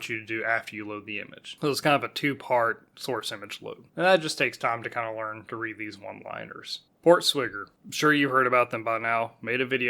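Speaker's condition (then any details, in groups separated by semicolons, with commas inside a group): No condition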